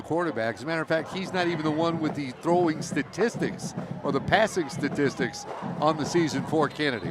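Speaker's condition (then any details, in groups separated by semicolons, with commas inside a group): No condition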